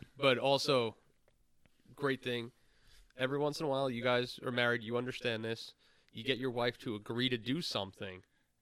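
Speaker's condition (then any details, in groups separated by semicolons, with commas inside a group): No condition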